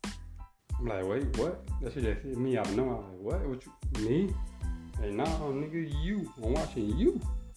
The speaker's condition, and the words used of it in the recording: None; typical speech.